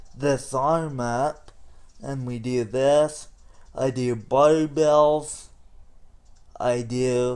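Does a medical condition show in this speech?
Yes: cerebral palsy.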